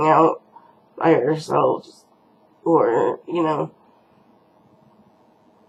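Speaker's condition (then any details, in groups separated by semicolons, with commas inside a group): Cerebral palsy; housebound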